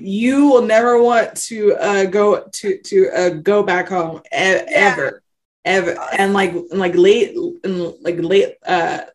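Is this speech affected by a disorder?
Yes: stuttering; stutter since childhood, lifelong, frequent, parents rewarded getting a full sentence out; ongoing frequent stutter, once avoided phone calls and speaking, now speaks publicly; frequent whole-word and part-word repetitions, fillers um and uh, revisions; here repeated sounds, repeated words.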